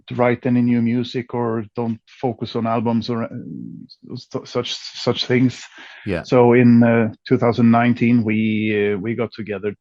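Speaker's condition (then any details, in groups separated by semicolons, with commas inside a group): No condition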